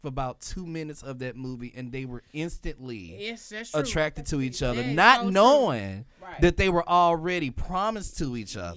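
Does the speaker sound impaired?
No.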